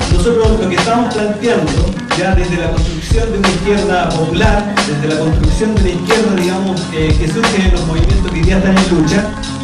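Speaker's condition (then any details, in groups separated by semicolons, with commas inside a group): No condition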